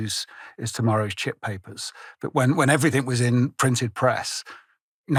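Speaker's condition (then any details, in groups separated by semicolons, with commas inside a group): No condition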